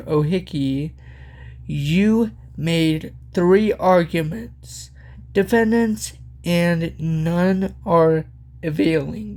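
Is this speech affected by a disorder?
Yes: cerebral palsy.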